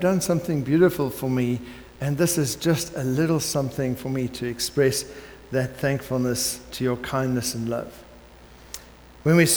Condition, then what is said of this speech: No condition.